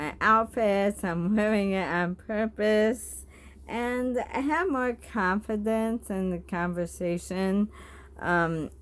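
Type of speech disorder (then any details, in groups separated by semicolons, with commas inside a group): Bulbar dysarthria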